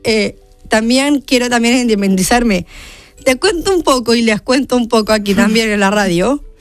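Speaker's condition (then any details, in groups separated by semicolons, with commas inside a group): Down syndrome; congenital, diagnosed before birth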